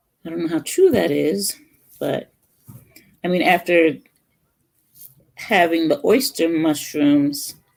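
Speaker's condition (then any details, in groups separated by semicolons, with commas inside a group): No condition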